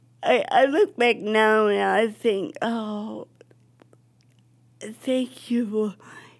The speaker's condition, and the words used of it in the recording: Cerebral palsy. I have cerebral palsy. Okay. Which is not a sickness, but it just is a condition. Okay. That affects my speech and my movements.